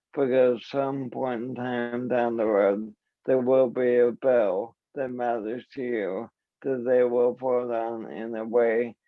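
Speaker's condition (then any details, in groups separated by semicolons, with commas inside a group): ALS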